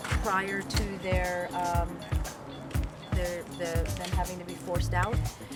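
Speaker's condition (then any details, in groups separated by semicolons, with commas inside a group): No condition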